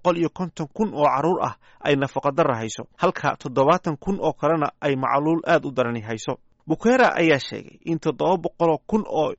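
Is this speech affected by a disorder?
No.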